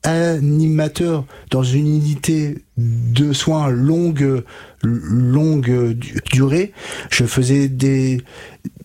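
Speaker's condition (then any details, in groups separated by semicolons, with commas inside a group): Stuttering; stuttering since age 5-6, severe from 5 to 20, untreated in childhood; age 33, stuttering-specialist therapy with Catherine Daubier, Nancy, fluency techniques; blocks and repetitions now, formerly could not say a sentence without blocking; repeated words, prolonged sounds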